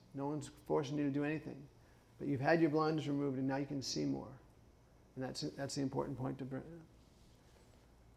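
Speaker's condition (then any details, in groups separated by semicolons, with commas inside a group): Parkinson's; stopped working as lawyer at 48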